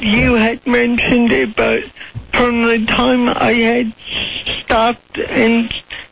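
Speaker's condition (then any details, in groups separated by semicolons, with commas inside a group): Cerebral palsy; voice sounds typical of cerebral palsy to hosts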